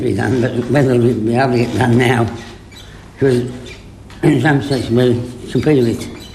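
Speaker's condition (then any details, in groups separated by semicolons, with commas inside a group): Parkinson's disease; young onset, diagnosed at age 30, no cure, on treatments, not well enough to live alone, nursing home 15 years; movement challenges, shaking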